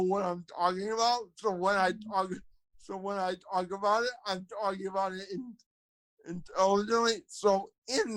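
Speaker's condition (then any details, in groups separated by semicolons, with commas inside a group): Cerebral palsy, spastic quadriplegia; speech affected, voice-to-text fails, can talk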